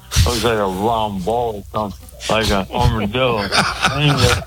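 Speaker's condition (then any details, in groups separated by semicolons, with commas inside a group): Speech impediment; hard to hear on phone, host asks caller to get closer to phone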